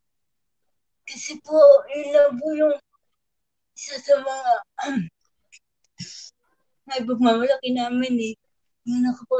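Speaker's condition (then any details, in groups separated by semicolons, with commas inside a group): Cerebral palsy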